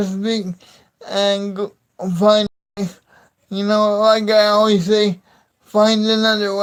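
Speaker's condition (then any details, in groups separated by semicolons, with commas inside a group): Cerebral palsy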